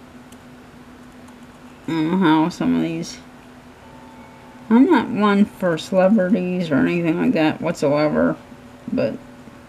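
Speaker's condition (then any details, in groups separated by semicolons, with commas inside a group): Cerebral palsy; hands affected, shaking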